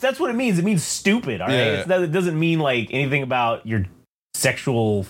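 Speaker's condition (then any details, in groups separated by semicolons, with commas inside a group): No condition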